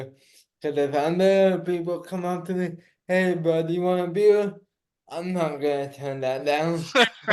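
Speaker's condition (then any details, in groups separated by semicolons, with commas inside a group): Cerebral palsy; diagnosed at about two months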